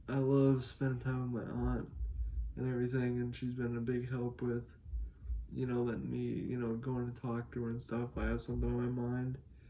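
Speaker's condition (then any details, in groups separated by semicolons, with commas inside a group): Cerebral palsy; able to speak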